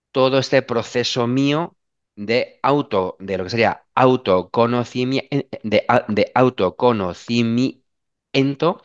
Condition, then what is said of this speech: Stuttering. A lo mejor si tartamudeo más de lo normal, yo me río, me paro, joder, pues vaya día que llevo hoy, ¿no?